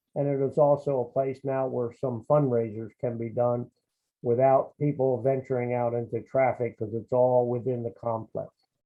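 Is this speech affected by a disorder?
No.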